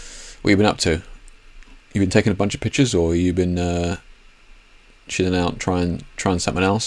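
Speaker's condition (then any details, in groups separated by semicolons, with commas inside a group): No condition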